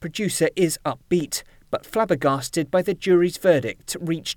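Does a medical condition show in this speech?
No.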